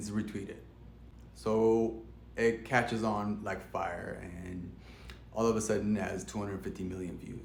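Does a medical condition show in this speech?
No.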